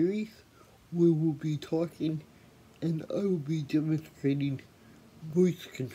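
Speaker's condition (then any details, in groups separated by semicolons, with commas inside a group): Athetoid cerebral palsy; speech, wheelchair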